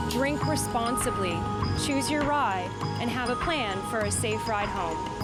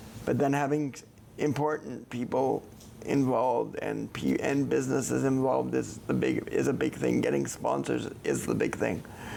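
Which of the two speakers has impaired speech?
The second: cerebral palsy; present from birth; about 35 years since birth, never ventilated.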